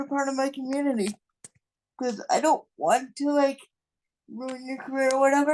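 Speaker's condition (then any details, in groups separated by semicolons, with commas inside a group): Cerebral palsy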